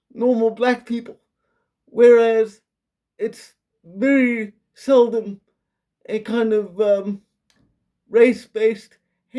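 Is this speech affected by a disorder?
Yes: quadriplegic cerebral palsy, severe.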